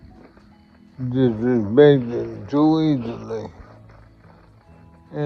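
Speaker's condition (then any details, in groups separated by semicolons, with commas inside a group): Multiple sclerosis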